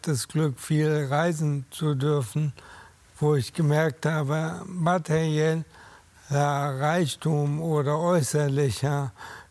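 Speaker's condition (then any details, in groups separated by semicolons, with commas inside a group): ALS; alternative therapies tried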